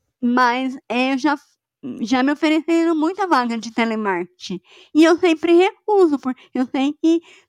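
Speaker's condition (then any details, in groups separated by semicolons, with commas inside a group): Cleft palate; congenital cleft palate, rehabilitated, velum fails to direct airflow, part of air escapes through nose; nasal air escape, extra vocal fold effort for intelligibility, hoarse or voiceless after long speaking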